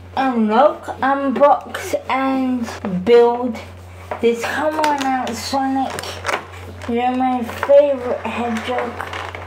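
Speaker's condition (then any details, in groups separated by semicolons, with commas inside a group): Cerebral palsy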